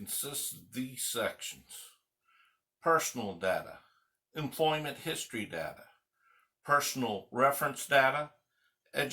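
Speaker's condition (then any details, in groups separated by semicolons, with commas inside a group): No condition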